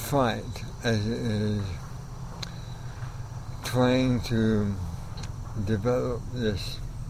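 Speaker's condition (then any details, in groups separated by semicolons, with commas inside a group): ALS; amyotrophic lateral sclerosis, onset with trouble playing guitar, neurologist diagnosis, incurable, will eventually impair movement, breathing; about a year since first symptoms, diagnosed within past year, left arm affected; already affecting voice, naturally soft-spoken, quiet voice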